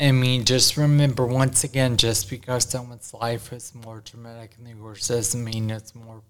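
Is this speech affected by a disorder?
Yes: ataxia after strokes, mild; ataxia with uncoordinated movements and weakness after four strokes, nine brain surgeries, formerly walker and cane; initially nonverbal, knew only ASL alphabet, improvised signs, now slight speech impediment, not really bad.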